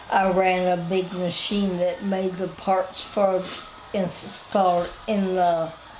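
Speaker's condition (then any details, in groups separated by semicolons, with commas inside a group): Spinal ataxia; wheelchair user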